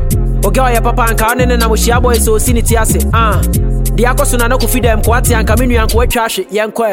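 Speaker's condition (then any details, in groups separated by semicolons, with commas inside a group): No condition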